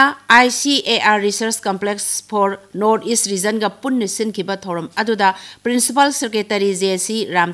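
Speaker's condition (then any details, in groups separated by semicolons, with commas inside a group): No condition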